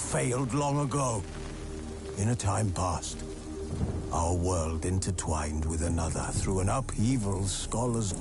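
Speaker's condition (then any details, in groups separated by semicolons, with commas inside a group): No condition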